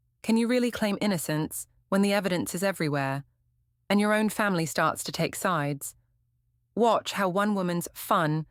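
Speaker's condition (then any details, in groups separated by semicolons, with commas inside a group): No condition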